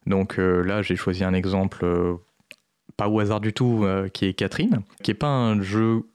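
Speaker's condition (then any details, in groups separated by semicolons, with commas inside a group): No condition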